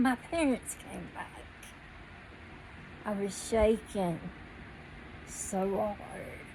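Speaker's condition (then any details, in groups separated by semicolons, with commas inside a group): Cerebral palsy; needs crutches to walk, no teeth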